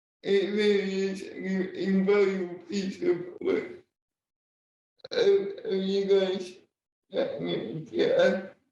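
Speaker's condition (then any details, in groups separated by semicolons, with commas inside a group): Cerebral palsy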